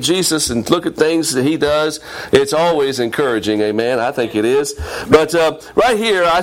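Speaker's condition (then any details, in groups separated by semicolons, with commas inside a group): No condition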